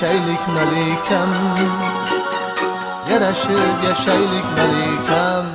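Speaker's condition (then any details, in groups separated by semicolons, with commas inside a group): No condition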